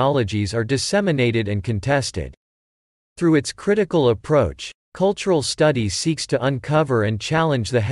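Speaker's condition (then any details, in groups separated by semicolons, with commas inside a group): No condition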